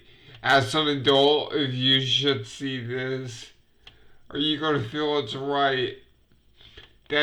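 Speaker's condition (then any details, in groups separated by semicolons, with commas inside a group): Multiple sclerosis; affects fingers; finger cannot type, MS hug, sometimes hard to breathe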